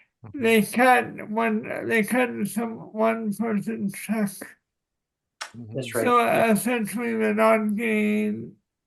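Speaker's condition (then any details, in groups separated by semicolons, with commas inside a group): Cerebral palsy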